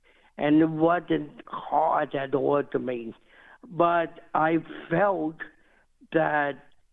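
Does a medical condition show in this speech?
Yes: cerebral palsy; diagnosed at 6 months, never expected to walk, later learned to walk, ran New York City Marathon.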